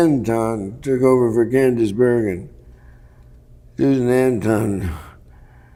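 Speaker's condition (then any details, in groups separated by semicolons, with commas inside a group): Parkinson's; worsening, often debilitating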